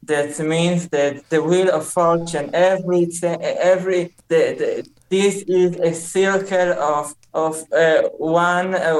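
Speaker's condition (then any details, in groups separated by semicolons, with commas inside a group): Stuttering; stutters in every sentence, speaking English and Hebrew very hard, exhausting; repeated sounds, repeated words, prolonged sounds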